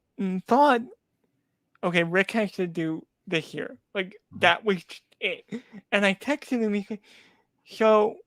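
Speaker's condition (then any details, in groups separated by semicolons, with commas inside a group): Cerebral palsy; uses a wheelchair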